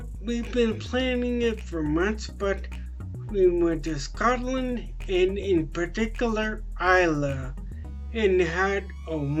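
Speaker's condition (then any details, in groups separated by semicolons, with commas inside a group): Traumatic brain injury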